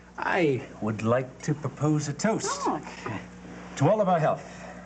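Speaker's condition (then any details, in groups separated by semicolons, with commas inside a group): No condition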